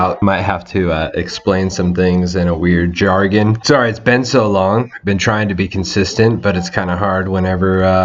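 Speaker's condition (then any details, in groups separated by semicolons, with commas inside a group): No condition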